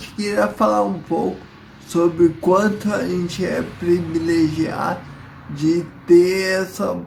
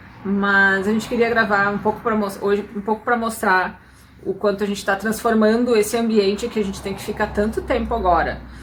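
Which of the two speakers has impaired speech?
The first: multiple sclerosis.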